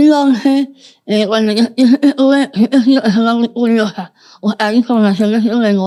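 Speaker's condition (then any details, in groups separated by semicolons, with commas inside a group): Moebius syndrome, congenital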